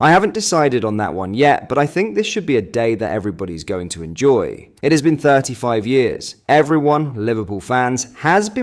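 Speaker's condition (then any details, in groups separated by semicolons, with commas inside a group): No condition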